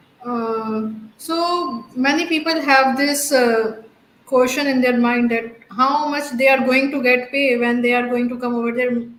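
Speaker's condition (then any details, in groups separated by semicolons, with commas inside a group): No condition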